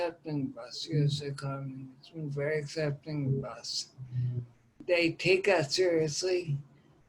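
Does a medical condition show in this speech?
Yes: ataxia.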